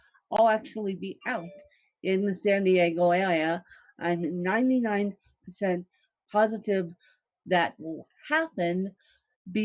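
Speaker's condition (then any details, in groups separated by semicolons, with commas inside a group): Cerebral palsy, mixed, moderate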